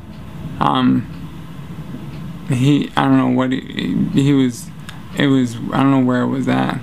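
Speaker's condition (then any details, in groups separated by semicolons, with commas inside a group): Traumatic brain injury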